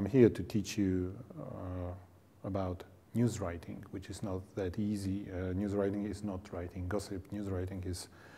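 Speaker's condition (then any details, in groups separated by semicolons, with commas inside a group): No condition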